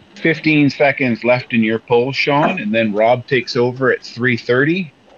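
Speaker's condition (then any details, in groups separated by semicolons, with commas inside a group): No condition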